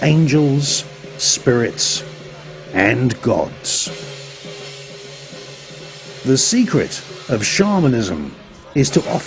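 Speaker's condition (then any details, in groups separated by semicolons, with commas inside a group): No condition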